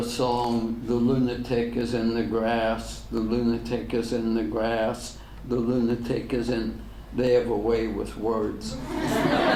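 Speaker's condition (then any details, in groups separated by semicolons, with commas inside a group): ALS; degenerative; diagnosed ten years ago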